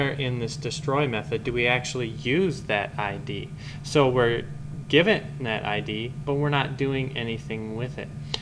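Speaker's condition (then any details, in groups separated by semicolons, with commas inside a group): No condition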